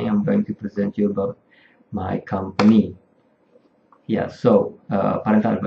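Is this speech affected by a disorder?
No.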